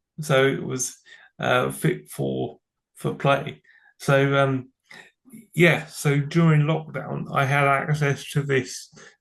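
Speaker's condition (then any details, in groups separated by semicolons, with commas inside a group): Cerebral palsy; from birth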